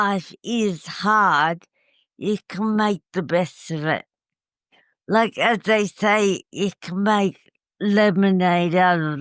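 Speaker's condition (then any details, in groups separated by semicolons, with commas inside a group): Cerebral palsy; uses wheelchair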